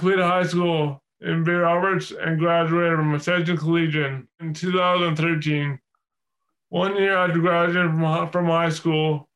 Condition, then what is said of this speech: Dysarthria. Because of my speech and balance, people ought to think I'm drunk.